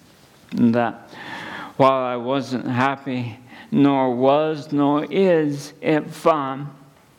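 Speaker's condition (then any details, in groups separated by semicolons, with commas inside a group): ALS; under neurologist care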